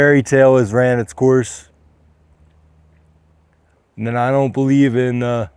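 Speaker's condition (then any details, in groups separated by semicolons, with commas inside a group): No condition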